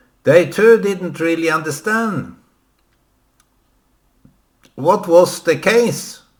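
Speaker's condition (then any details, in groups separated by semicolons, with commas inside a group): No condition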